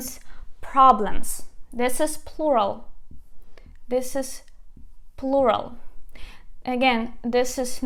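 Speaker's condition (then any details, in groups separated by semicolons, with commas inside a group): No condition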